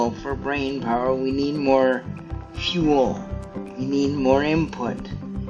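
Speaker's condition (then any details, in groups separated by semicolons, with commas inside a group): Cerebral palsy; stiff muscles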